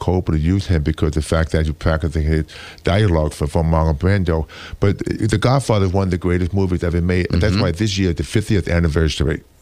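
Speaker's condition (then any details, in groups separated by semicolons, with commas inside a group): Hearing loss; congenital hearing loss, about 80%, two hearing aids whole life; severe speech impediment from childhood, Mr. Universe interview in Geneva unusable, worked changing speaking and voice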